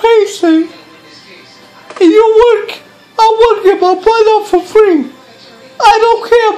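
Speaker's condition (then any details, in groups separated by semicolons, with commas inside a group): Cerebral palsy; speech hard to understand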